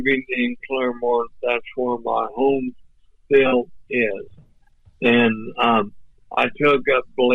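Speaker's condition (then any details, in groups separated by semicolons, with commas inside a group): ALS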